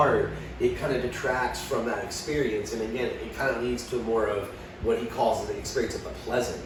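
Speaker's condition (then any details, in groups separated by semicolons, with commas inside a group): No condition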